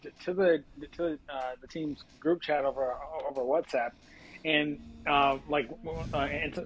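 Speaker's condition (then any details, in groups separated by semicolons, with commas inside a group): Stuttering; stuttering makes live reading too slow, prefers providing pre-recorded reads; repeated sounds, repeated words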